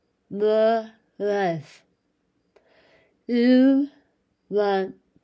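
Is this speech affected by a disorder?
Yes: speech loss after cancer treatment; speech loss after cancer surgery.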